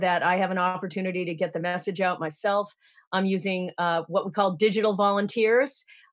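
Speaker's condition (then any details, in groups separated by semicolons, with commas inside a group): No condition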